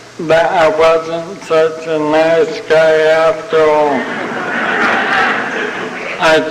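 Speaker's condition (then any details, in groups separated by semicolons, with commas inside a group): ALS (Lou Gehrig's disease); young onset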